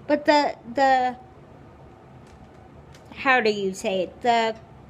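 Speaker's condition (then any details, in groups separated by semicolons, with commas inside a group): Cerebral palsy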